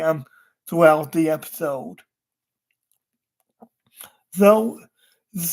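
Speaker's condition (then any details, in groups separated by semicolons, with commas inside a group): Cerebral palsy; wheelchair user, unable to walk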